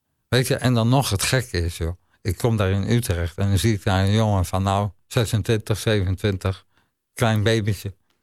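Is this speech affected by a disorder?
Yes: ALS; ALS diagnosed 2021 in Zwolle hospital, began with muscle twitching during corona, 20 kg muscle lost in 1.5 years; talks less after recent days of exertion, speaking costs energy, still easy to understand.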